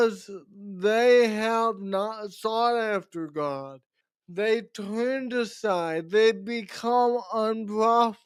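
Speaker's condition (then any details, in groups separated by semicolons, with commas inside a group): Cerebral palsy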